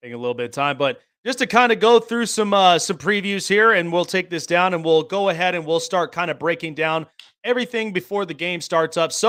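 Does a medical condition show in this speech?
No.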